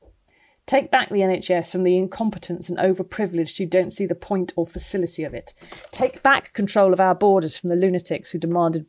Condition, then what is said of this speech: No condition.